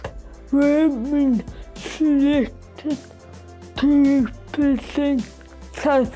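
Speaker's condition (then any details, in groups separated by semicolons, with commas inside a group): Cerebral palsy, severe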